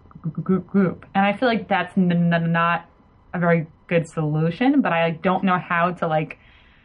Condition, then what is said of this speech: Stuttering. But then I definitely, on this show with other people that I'm talking, I'm just like, the past 6 months, I've like totally fallen back.